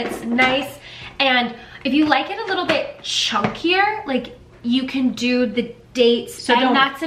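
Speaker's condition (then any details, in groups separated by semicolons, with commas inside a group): No condition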